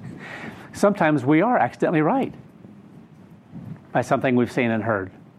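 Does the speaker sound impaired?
No.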